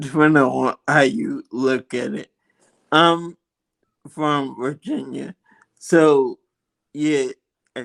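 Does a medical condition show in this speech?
Yes: multiple sclerosis.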